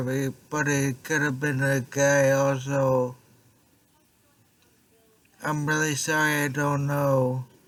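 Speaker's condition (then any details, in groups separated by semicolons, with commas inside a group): Traumatic brain injury; car accident; was in coma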